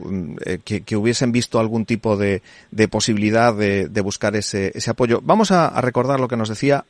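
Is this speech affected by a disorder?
No.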